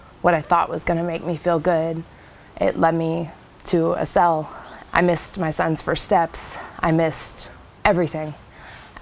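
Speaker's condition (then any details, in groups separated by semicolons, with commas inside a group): No condition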